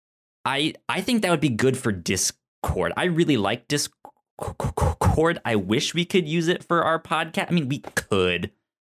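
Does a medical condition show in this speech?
Yes: stutter; self-reported stutter; expects stutter to be an obstacle for some listeners; here repeated words, blocks.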